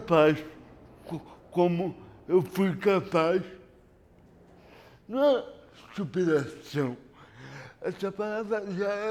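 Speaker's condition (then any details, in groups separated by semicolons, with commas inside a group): Cerebral palsy; lack of oxygen at birth, premature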